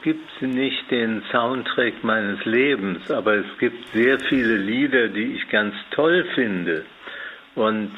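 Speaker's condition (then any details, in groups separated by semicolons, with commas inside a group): Parkinson's disease; aged 80, tremor on holding a glass, Professor Volkmann of Würzburg University involved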